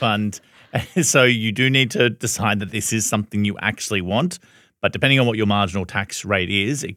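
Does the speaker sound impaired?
No.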